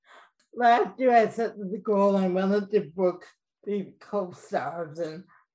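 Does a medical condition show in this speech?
Yes: cerebral palsy, mild; speech mildly affected.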